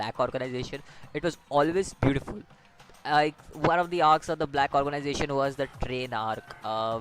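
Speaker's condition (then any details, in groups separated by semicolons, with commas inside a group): No condition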